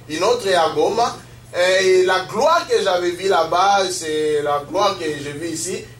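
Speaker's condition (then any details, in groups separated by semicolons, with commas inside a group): No condition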